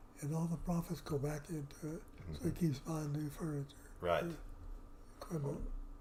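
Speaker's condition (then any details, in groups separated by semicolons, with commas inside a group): Parkinson's; affects voice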